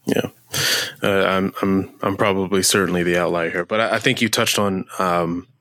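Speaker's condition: No condition

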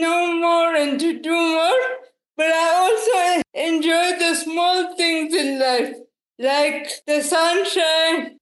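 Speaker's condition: Cerebral palsy; diagnosed at 6 months old, quadriplegic; needs daily help with basic tasks like dressing and making food

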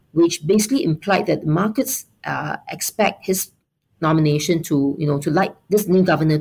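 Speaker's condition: No condition

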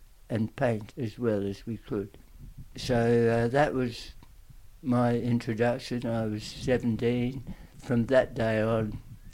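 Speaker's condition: Tongue cancer; aggressive tongue cancer

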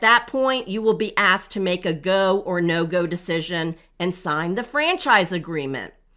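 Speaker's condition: No condition

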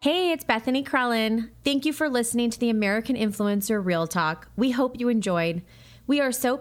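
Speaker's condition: No condition

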